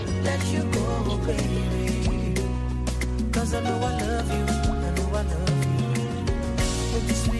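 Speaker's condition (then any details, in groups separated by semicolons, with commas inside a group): No condition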